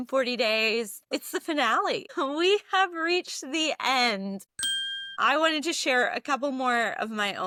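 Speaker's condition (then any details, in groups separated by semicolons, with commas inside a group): No condition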